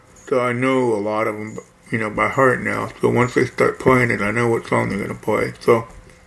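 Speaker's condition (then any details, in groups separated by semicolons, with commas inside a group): Hearing loss; implant within last few years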